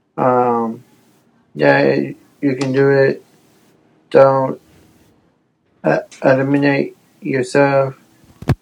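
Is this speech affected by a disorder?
Yes: Down syndrome; hesitant, finds talking without a microphone difficult, auditioned to check could speak well enough.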